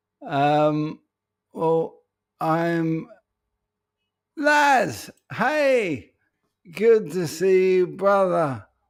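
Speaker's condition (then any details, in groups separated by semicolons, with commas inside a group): ALS; voice may sound peculiar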